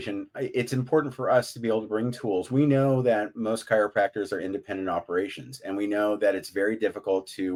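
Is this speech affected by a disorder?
No.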